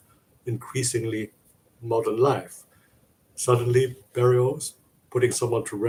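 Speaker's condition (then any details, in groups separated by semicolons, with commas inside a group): No condition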